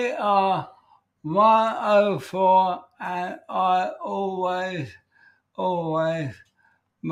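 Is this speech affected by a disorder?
Yes: ALS; voice may sound peculiar.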